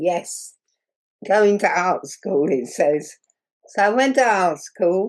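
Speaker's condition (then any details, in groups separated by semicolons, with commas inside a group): Muscular dystrophy; progressive muscle wasting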